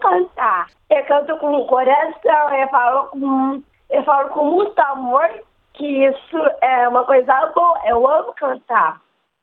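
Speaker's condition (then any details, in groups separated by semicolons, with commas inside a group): Down syndrome; already talking when small, began stuttering after 2.5-year move to Germany, development somewhat delayed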